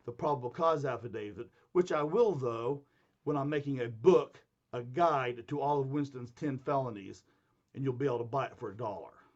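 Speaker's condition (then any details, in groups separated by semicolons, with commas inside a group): No condition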